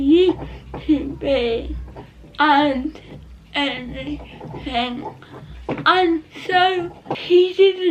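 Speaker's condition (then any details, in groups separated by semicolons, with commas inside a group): Cerebral palsy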